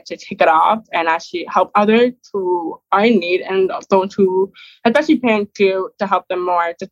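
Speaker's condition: Deafness, hard of hearing

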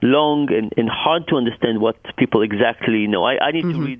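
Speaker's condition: No condition

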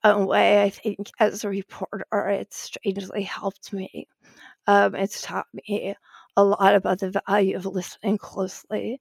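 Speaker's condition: Spasmodic dysphonia; vocal cord disorder

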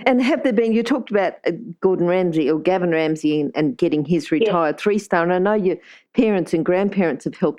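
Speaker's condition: No condition

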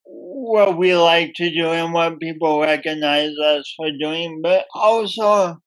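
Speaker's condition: Speech impediment from birth; oxygen loss at birth

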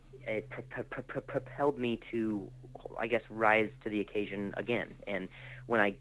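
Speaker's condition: Stutter; acquired stutter after traumatic brain injury and concussion from freak softball injury, motor skills also affected; stuttered speech; repeated sounds

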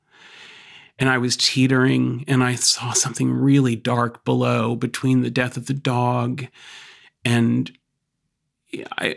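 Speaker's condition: No condition

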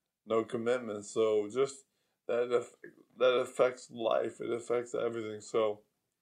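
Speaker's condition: ALS

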